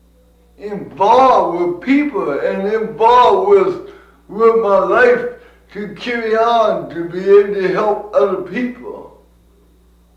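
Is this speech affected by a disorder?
Yes: cerebral palsy; from birth.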